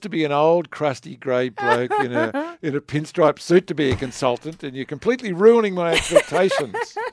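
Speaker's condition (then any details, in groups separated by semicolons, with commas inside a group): No condition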